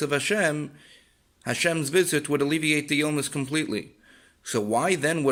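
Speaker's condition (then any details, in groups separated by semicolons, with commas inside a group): No condition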